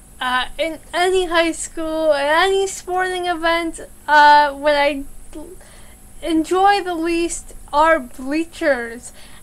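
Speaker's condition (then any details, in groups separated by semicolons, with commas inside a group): Cerebral palsy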